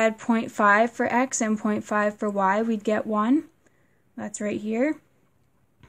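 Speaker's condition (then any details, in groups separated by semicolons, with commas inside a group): No condition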